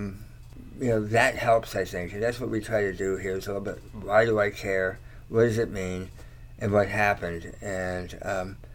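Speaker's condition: Tongue cancer surgery; slight slur

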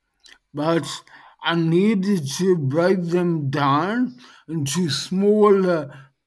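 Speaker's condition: Dysarthria post-stroke; initially unable to communicate by text or voice, often not understood, now more understandable

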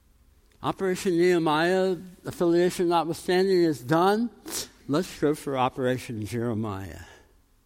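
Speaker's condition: Tongue cancer, jaw reconstruction

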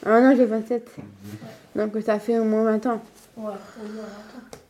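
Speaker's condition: Down syndrome (trisomy 21); mother Véronique and Chloé help reformulate interview questions

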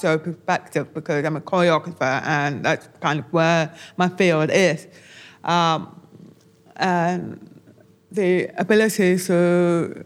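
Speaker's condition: Deafness, born deaf

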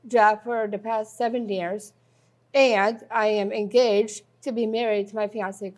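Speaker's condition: Down syndrome; congenital, early intervention programs and therapies in early childhood; adult

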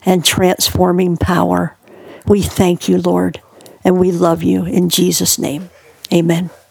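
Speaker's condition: Cleft palate; unable to speak as young child due to palate hole

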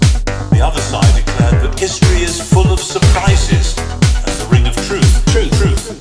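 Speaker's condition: No condition

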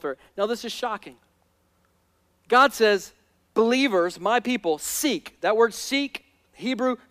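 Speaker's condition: No condition

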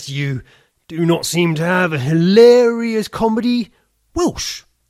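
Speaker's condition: No condition

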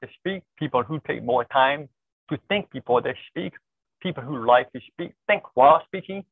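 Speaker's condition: Deafness, born deaf, cochlear implant

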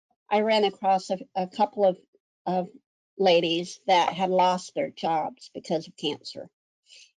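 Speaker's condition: Cleft lip and palate; one or two surgeries a year

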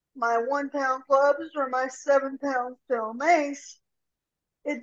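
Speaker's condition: Cerebral palsy; from birth, instability causing trips, severe rotator cuff tear, formerly monthly falls needing engine 6 lift assists

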